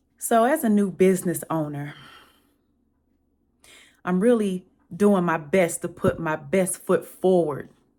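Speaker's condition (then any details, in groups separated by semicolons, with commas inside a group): No condition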